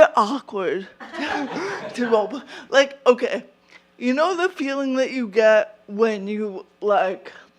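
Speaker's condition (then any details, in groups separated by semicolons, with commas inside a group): Cerebral palsy; atypical voice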